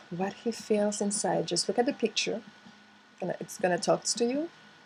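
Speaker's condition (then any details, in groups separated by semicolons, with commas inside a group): No condition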